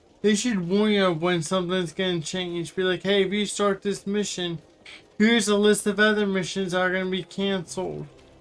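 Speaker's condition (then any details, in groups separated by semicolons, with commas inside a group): Cerebral palsy; wheelchair user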